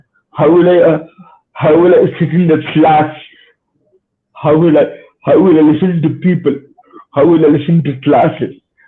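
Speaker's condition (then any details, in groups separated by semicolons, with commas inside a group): Cerebral palsy; spastic type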